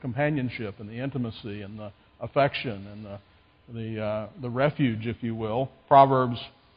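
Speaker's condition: No condition

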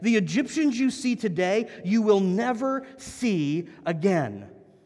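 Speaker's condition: No condition

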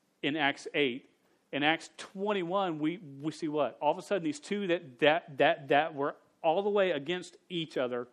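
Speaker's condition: Stutter; stutter since age 5, persisted through teenage years, no successful fix; still stutters, speaking publicly for about 23-24 years; not fully fluent, stuttered on own name as teenager; repeated words

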